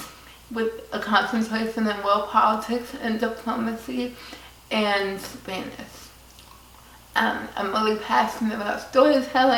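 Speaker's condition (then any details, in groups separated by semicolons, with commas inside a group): Cerebral palsy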